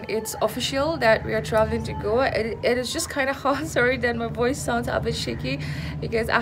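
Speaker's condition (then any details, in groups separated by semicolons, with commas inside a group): No condition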